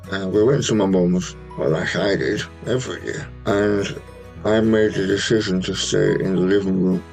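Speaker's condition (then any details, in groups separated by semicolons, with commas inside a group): Tongue cancer, hemiglossectomy; numbness in face, neck and jaw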